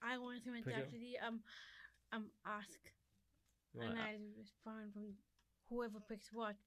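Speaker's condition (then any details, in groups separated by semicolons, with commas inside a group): Down syndrome; described as a learning disability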